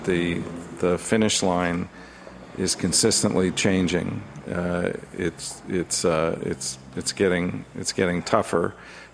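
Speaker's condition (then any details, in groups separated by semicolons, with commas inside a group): No condition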